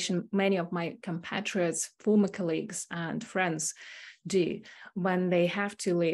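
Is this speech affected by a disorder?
No.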